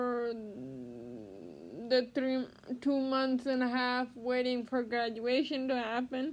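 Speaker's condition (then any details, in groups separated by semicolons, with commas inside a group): Cerebral palsy; spasticity, baclofen pump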